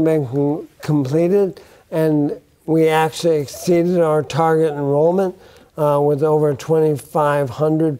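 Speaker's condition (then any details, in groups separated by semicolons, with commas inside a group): Bulbar onset ALS; affects speech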